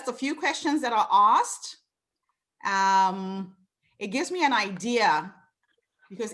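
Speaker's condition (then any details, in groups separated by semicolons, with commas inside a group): No condition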